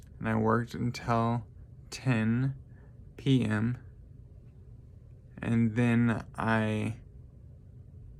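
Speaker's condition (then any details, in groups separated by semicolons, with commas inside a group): Traumatic brain injury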